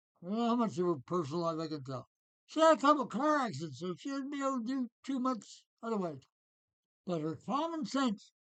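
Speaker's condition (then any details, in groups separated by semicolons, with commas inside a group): Parkinson's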